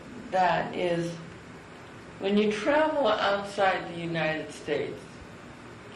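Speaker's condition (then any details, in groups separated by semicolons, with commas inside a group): Cerebral palsy; from birth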